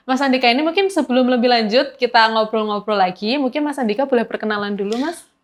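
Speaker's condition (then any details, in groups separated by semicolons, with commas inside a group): No condition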